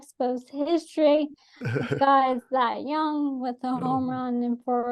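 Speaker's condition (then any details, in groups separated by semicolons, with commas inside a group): ALS; atypical case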